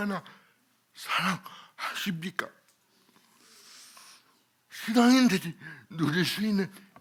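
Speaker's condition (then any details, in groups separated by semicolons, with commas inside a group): Cerebral palsy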